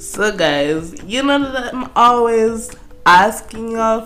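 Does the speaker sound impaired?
Yes: cerebral palsy.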